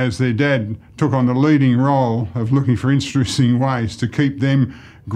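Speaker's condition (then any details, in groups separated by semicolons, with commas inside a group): No condition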